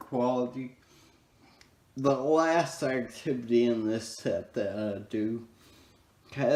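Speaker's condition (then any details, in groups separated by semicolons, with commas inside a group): Brain injury with dysarthria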